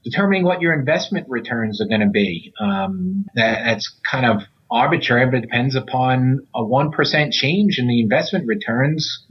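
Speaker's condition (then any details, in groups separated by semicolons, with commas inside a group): No condition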